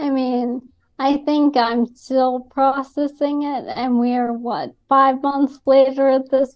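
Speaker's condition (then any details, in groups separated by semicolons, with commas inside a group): ALS; noticeable on podcasts and shows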